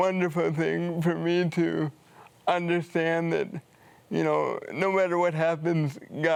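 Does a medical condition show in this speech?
Yes: cerebral palsy; from birth, premature.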